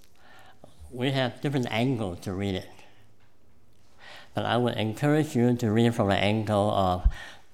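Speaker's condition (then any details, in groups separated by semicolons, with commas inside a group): Cleft palate; congenital cleft palate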